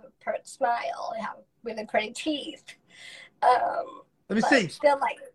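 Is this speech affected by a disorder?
Yes: Down syndrome; present from birth, lifelong; age 24.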